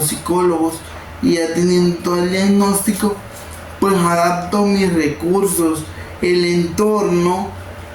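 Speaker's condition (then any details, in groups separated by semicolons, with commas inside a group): Cerebral palsy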